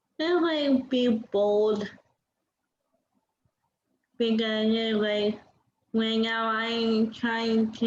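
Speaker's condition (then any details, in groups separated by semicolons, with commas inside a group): Cerebral palsy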